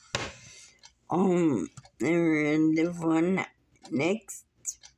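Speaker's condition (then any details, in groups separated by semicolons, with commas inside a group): Muscular dystrophy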